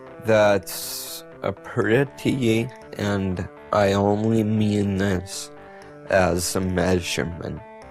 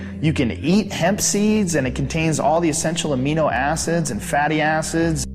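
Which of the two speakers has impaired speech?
The first: multiple sclerosis; very severe shaking earlier.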